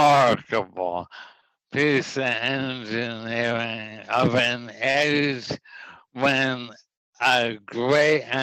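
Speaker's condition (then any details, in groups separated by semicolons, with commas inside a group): ALS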